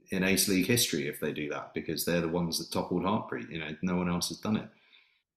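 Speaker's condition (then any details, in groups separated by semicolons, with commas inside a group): No condition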